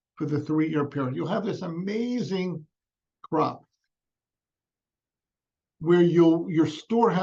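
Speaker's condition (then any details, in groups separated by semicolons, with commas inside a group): No condition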